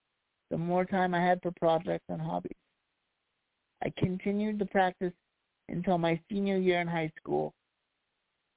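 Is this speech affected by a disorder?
Yes: cerebral palsy; past challenges speaking up.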